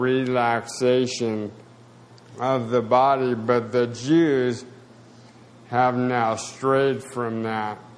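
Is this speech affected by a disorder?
Yes: spasticity, mild.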